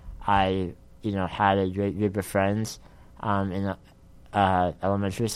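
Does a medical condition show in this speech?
Yes: spinal muscular atrophy; lifelong, uses expensive wheelchair, adaptive technology.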